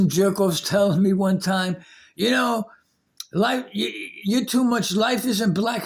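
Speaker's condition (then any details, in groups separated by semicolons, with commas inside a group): No condition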